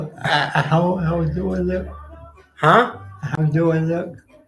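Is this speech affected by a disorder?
Yes: cerebral palsy; speech noticeably affected.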